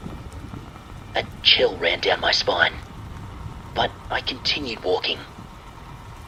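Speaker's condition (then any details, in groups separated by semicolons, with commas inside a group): No condition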